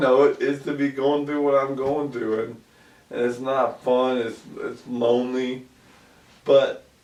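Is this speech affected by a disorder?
Yes: ALS; about 2 years since onset.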